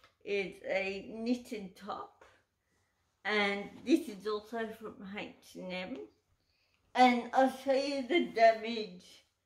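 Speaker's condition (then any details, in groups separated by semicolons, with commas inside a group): Cerebral palsy; uses wheelchair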